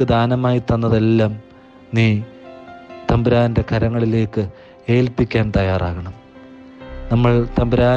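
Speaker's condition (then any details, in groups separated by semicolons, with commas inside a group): No condition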